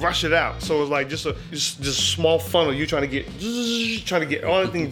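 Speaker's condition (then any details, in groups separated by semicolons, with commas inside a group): Stuttering; heavy stutter since childhood, largely overcome, music, hip-hop rhythm helped; still stutters when nervous, anxiety around people and performing, never stutters when alone; face, hands, throat muscles tense, thinking faster than words, rushing causes stutter, breathing and rhythm help; repeated sounds, repeated words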